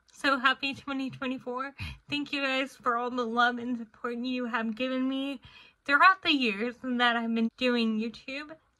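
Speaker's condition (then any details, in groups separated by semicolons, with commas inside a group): Cerebral palsy, spastic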